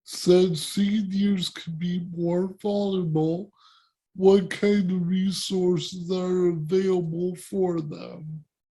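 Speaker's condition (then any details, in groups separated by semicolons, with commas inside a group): Cerebral palsy; speech impairment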